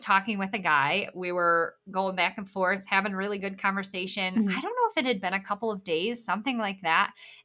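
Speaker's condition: Bilateral cleft lip and palate

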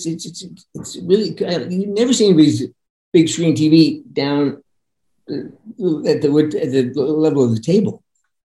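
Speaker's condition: Parkinson's; voice sometimes monotone

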